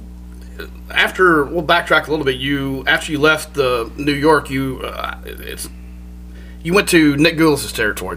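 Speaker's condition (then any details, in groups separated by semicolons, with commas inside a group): No condition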